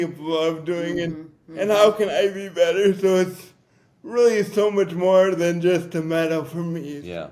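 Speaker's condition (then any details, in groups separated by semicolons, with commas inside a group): Cerebral palsy; difficult to talk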